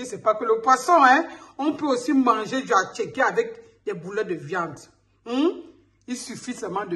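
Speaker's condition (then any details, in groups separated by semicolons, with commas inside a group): No condition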